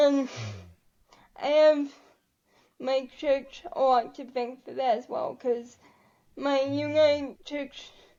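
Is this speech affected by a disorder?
Yes: cerebral palsy; able to articulate and speak.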